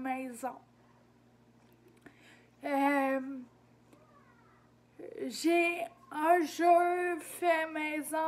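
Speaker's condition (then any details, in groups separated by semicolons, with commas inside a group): Ataxia; degenerative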